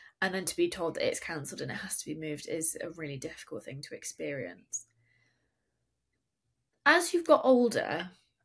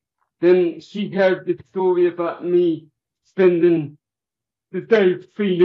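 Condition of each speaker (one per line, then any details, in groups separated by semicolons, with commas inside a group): No condition
Cerebral palsy; from birth, legs only, multiple hamstring and foot surgeries; wheelchair user, walks indoors with aid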